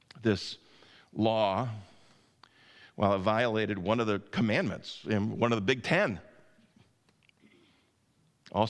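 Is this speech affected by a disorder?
No.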